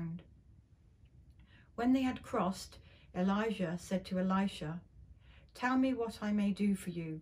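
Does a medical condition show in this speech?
No.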